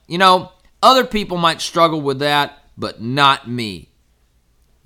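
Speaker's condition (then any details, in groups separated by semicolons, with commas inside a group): No condition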